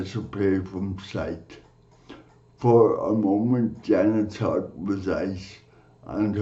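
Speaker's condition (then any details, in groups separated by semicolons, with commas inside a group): Cerebral palsy; from birth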